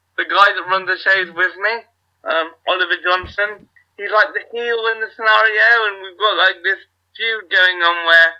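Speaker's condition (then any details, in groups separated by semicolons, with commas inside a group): Cerebral palsy; unable to wrestle actively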